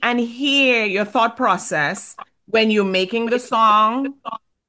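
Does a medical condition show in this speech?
No.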